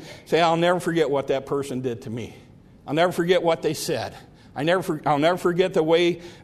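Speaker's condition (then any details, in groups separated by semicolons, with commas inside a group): No condition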